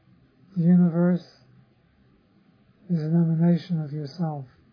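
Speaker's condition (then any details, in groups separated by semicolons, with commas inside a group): Parkinson's disease; others offer remedies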